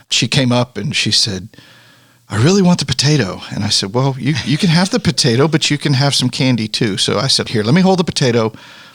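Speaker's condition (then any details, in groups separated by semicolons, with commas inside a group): No condition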